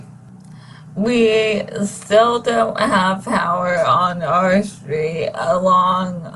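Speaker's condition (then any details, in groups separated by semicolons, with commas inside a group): ALS; no ventilator needed yet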